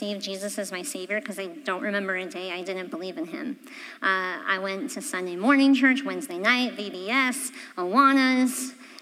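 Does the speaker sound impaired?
Yes: cleft palate; congenital.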